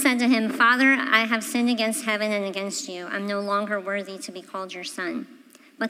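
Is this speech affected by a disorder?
Yes: cleft palate; congenital.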